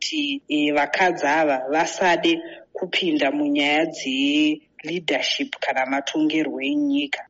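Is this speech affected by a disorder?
No.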